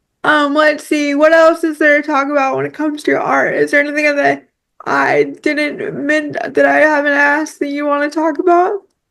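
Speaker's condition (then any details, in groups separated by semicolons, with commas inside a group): Cerebral palsy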